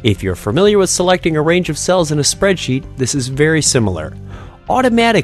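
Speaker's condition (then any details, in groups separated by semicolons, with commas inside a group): No condition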